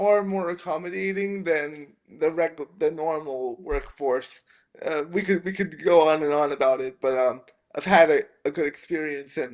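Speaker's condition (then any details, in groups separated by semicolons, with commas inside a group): Spastic quadriplegic cerebral palsy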